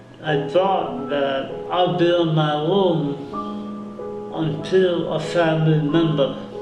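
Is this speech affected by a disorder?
Yes: oral cancer; survivor.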